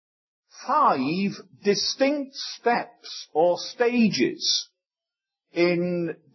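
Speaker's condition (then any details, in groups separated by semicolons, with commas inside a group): No condition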